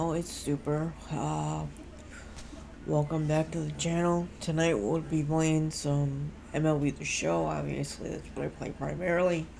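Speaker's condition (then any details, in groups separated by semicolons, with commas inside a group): Cerebral palsy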